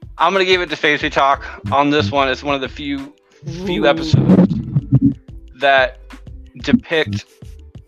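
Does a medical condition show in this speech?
Yes: stuttering; avoids attempting hard words or accent pronunciations because of stutter; here repeated words, blocks.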